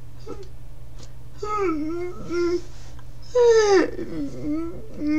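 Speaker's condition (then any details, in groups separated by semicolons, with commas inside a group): Cerebral palsy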